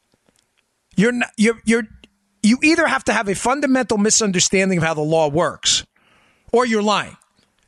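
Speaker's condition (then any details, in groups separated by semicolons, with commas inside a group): No condition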